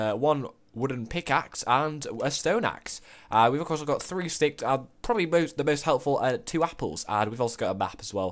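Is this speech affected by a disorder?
No.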